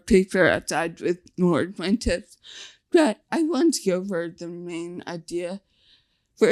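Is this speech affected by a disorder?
Yes: facial paralysis (nf2-swn).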